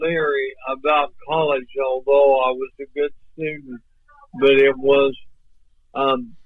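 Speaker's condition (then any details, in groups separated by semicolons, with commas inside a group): ALS; voice off but clear and understandable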